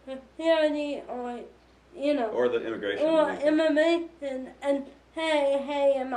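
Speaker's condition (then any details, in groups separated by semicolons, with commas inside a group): Cerebral palsy, spastic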